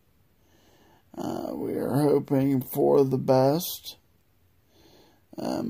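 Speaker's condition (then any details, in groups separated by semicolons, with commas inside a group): Multiple sclerosis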